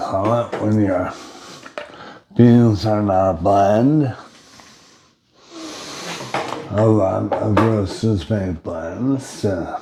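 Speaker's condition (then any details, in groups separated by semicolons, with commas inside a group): Brain injury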